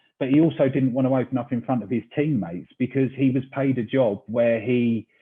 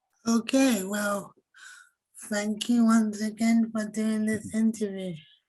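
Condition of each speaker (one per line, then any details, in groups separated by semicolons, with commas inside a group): No condition
Cerebral palsy; premature birth, ventilator at birth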